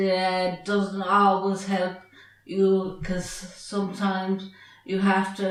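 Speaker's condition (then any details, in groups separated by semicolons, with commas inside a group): Traumatic brain injury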